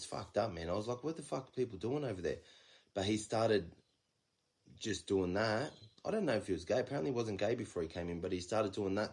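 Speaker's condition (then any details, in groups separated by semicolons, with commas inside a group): No condition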